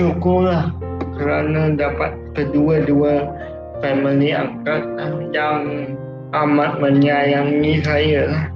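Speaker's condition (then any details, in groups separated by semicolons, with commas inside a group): Cerebral palsy; from birth, one arm and leg weak, cannot walk; pushed or carried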